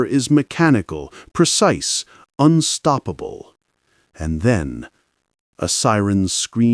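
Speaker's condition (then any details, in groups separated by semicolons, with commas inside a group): No condition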